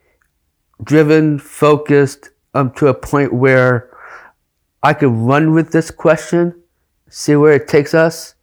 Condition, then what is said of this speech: Down syndrome. The fact that he can speak publicly, that's his talent.